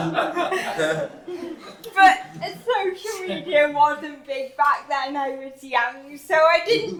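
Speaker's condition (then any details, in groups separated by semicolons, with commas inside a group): Cerebral palsy; talks differently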